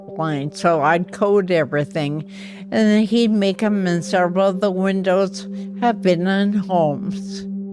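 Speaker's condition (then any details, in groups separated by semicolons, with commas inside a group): Ataxia; progressive, cannot write or type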